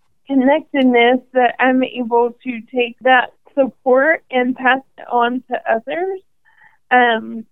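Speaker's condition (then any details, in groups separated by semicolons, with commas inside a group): ALS; first symptoms noticed in hand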